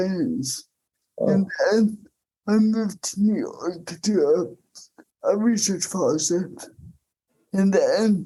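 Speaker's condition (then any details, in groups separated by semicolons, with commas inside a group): Cerebral palsy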